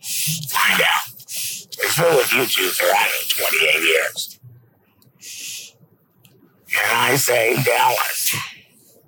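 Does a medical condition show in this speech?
Yes: laryngectomy; no vocal cords, 6.5 days intensive care, 32 days in hospital without food or water; esophageal speech, presses on neck daily to talk, rattles esophagus like vocal cords.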